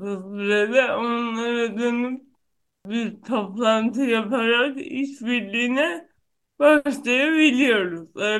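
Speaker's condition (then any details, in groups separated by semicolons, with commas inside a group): Cerebral palsy; neurological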